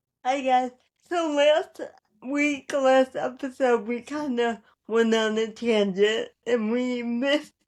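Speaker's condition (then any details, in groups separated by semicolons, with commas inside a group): Cerebral palsy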